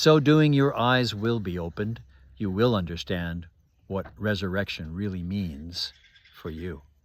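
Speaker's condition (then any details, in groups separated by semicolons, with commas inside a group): No condition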